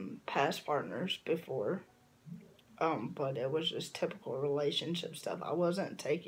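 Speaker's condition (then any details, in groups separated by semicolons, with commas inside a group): Cerebral palsy; from birth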